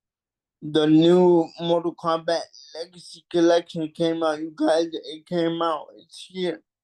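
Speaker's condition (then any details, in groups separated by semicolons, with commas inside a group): Cerebral palsy; takes deep breaths while speaking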